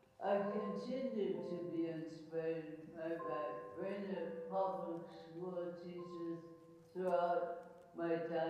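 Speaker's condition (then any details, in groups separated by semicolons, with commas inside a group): ALS; speech and swallowing changes present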